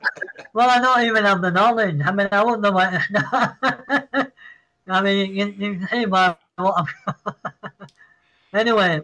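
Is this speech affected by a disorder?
Yes: Parkinson's; apologizes mid-sentence.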